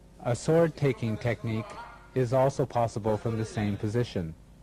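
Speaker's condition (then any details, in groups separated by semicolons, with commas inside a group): No condition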